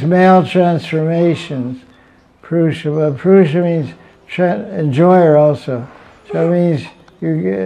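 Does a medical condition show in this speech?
Yes: deafness; unsure of microphone volume, asks audience whether heard, finds sound way too loud.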